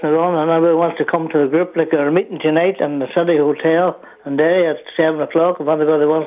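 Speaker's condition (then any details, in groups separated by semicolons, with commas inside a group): Young onset Parkinson's; diagnosed at 48, right hand tremor first, slow progression over about 10 years; worsening tremor and movement, barely walks, feet freezing, falls, sways, morning medication takes 40 minutes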